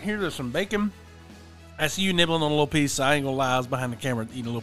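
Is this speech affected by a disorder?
No.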